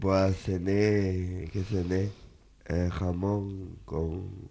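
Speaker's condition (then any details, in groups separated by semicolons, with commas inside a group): Cerebral palsy; blind, age 17, therapy through association, Saturday music therapy playing piano; heavy cold with mucus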